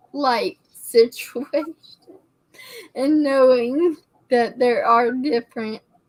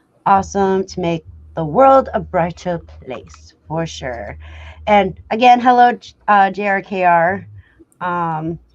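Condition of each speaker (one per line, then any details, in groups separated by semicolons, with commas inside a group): Cerebellar ataxia; congenital cerebellar ataxia, very rare form, causes shaking; could not blow properly into breathalyzer
No condition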